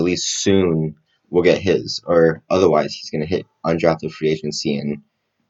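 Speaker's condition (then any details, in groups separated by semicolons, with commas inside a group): No condition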